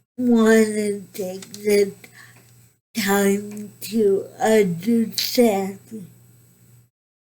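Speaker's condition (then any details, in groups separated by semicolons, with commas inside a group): Cerebral palsy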